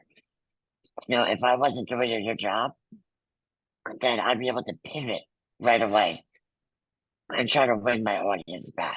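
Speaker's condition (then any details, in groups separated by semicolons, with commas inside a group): Muscular dystrophy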